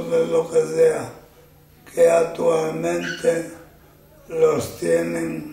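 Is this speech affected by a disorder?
Yes: amyotrophic lateral sclerosis.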